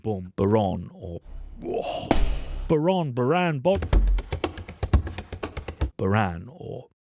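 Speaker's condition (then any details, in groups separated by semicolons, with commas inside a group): No condition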